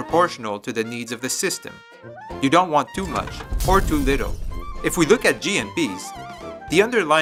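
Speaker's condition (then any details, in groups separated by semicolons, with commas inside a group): No condition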